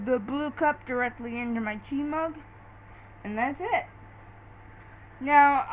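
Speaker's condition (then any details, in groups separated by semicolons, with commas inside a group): Cerebral palsy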